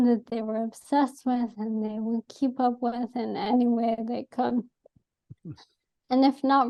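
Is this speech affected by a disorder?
Yes: ALS; atypical case.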